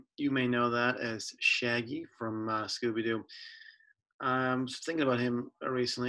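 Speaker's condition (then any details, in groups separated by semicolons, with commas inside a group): No condition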